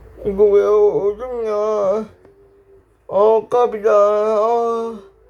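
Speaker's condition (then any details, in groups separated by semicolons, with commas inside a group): Brain lesion disability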